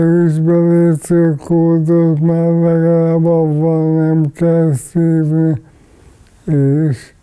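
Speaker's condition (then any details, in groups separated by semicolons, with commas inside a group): ALS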